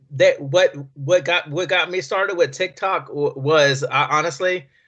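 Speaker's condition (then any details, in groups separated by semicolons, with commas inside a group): No condition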